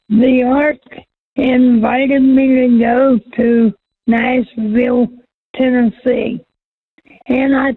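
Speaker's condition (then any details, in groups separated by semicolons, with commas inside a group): Cerebral palsy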